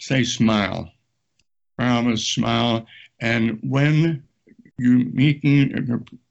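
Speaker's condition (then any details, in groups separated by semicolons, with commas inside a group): Aphasia; ruptured brain aneurysm during meeting, speech therapy with picture naming, San Diego Brain Injury Foundation support groups; about 28 years since onset; reading, writing, talking affected, difficulty getting words out, knew words but could not say them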